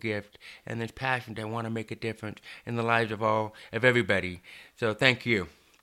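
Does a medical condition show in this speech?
Yes: deafness, hard of hearing; 12 years of intense speech therapy, had to learn how to talk, holds normal dialogue.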